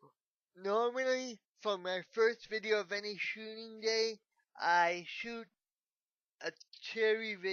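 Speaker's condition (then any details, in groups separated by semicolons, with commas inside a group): Cerebral palsy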